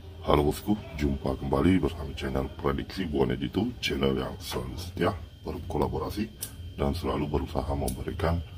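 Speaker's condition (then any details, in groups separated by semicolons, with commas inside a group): No condition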